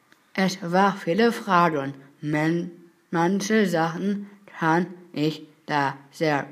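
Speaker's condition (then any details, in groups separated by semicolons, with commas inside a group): Down syndrome; trisomy 21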